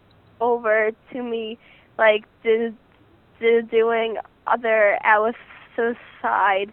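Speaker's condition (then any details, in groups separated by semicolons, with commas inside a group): Stuttering; stuttering since beginning to talk, speech therapy with own speech therapist; needs extra time to speak, letters to teachers, friends avoid filling in words; repeated sounds, prolonged sounds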